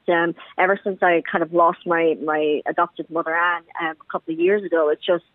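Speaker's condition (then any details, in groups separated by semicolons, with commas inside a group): Cleft palate; congenital cleft palate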